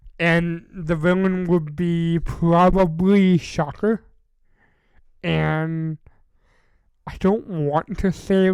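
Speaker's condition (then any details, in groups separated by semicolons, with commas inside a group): Cerebral palsy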